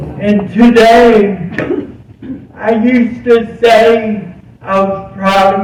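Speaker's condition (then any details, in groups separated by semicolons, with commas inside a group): Cerebral palsy; present from birth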